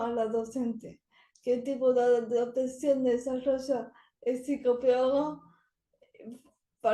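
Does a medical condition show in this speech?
Yes: cerebral palsy; speech not very good.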